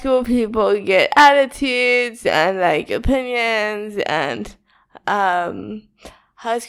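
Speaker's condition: Cerebral palsy, spastic quadriplegic

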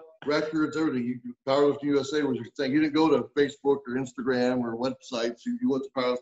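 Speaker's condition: No condition

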